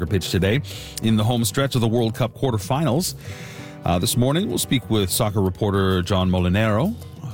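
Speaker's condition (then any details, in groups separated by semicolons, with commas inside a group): No condition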